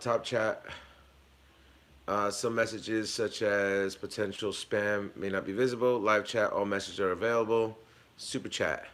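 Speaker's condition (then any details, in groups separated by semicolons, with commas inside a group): No condition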